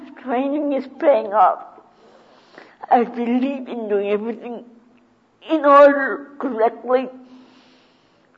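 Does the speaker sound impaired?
Yes: cerebral palsy.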